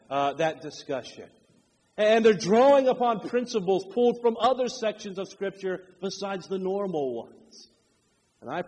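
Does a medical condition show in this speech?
No.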